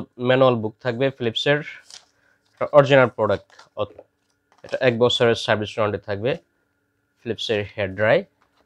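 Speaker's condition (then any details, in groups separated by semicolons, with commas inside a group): No condition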